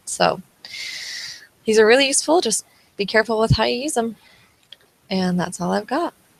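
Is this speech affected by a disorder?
No.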